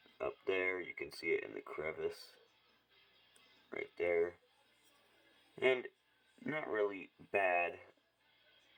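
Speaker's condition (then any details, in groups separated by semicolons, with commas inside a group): No condition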